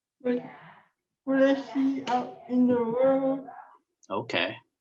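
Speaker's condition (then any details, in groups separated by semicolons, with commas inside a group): Cerebral palsy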